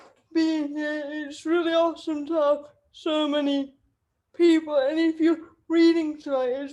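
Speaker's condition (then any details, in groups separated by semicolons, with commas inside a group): Cerebral palsy; wheelchair user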